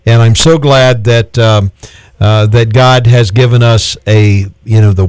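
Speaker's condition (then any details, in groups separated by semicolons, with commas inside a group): No condition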